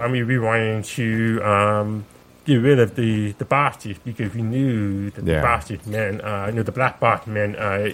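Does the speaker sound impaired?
Yes: profound deafness, deaf accent; born profoundly deaf, 95 db loss both ears, cause unknown, sensorineural, cochlear implant, earlier hearing aids; sounds different, listeners ask where accent is from, parents taught speech.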